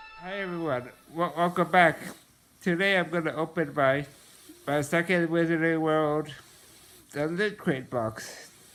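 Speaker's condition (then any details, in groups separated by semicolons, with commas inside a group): Muscular dystrophy, Duchenne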